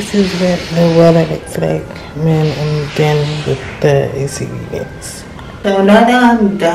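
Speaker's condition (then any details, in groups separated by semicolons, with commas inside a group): Cerebral palsy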